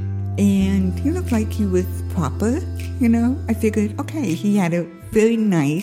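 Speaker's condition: Deafness

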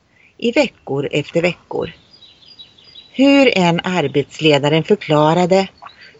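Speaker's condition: No condition

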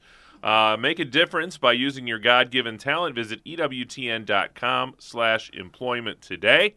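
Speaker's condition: No condition

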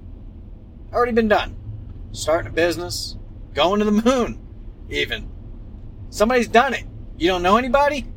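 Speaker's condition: No condition

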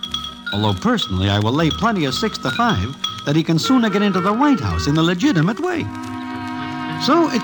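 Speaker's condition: No condition

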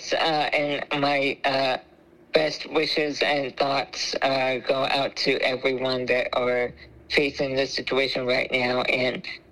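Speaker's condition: Spinal muscular atrophy; congenital, ventilator

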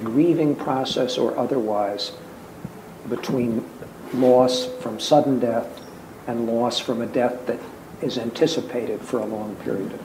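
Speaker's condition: No condition

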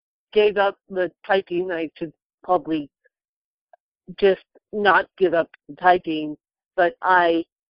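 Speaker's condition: Cerebral palsy; lost ability to walk

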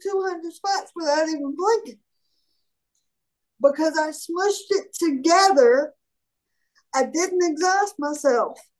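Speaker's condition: Cerebral palsy; largely independent

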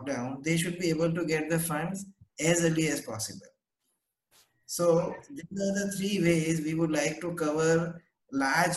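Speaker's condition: No condition

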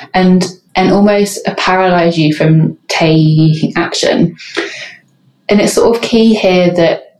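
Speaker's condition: Stammer; stammering left unedited in podcast, British Stammering Association no diversity without disfluency campaign; prolonged sounds

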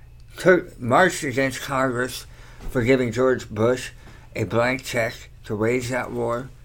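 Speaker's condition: Tongue cancer surgery; three or four tongue surgeries, chemotherapy, radiation, long convalescence; many years after treatment; slight slur, talks okay

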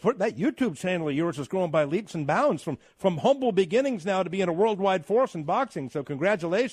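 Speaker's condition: No condition

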